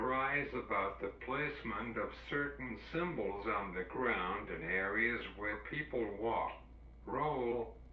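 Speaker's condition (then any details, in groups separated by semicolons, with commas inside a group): Cerebral palsy; uses wheelchair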